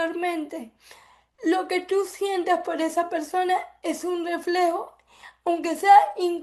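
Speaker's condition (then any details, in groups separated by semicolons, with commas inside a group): Cerebral palsy; affects speech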